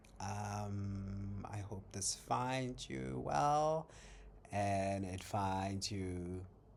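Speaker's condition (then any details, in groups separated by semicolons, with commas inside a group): No condition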